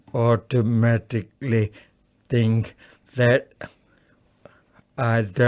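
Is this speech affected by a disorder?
Yes: acquired brain injury; over 30 years since injury.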